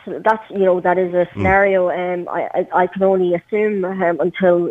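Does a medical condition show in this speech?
Yes: cleft palate; congenital, parental Chernobyl radiation, premature birth, over 20 surgeries, webbed legs, amputation, prosthetic limb since 12.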